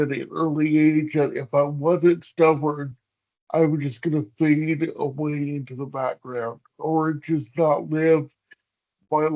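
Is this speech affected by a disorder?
Yes: cerebral palsy; hamstring releases.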